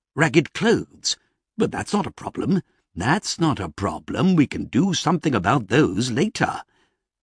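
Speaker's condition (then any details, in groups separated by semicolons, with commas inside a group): No condition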